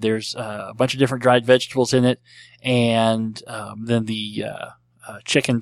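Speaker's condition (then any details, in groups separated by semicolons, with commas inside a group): Cleft lip and palate; treated as a baby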